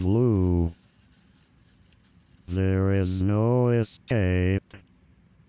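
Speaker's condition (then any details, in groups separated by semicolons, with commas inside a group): Amyotrophic lateral sclerosis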